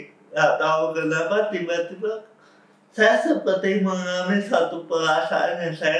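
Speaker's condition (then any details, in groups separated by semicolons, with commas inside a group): Cerebral palsy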